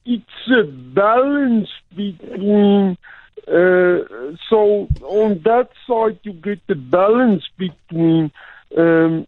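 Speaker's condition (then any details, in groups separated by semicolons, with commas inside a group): Cerebral palsy; physical limitations requiring adjustments, types with single finger, reduced typing speed and accuracy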